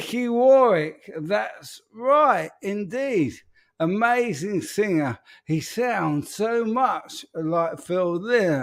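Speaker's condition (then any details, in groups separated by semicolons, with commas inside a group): ALS; speech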